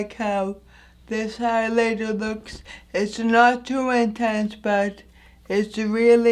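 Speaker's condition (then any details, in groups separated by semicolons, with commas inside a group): Anoxic brain injury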